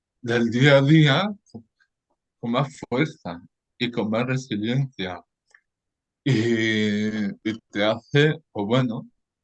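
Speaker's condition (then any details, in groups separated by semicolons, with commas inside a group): Cerebral palsy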